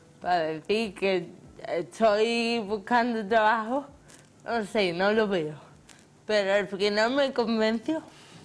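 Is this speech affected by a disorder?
Yes: cerebral palsy from birth; present from birth.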